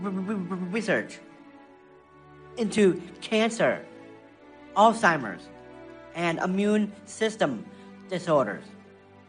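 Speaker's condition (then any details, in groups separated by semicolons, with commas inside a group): Down syndrome; adult man, congenital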